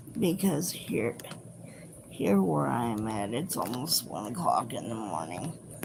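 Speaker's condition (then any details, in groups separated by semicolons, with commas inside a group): Cerebral palsy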